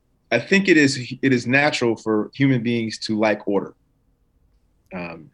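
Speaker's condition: No condition

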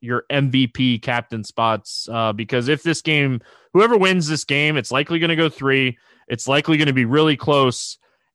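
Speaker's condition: No condition

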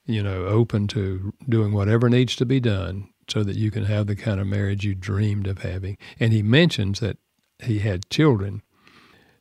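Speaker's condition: No condition

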